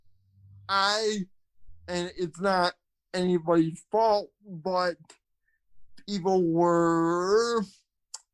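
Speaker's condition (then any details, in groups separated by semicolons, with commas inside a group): Cerebral palsy, spastic quadriplegia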